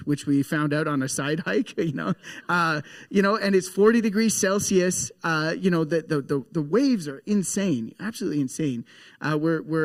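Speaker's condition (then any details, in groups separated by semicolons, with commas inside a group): No condition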